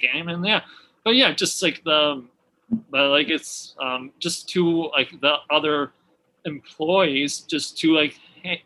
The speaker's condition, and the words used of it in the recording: Aphasia. The aphasia blocks that coming out the way you want it to.